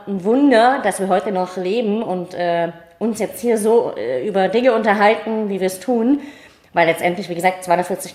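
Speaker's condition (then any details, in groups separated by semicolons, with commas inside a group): Cleft palate, mild; cleft palate from birth; small speech impediment, audible to listeners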